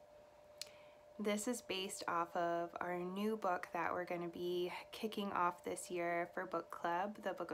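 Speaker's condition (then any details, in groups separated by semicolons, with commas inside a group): No condition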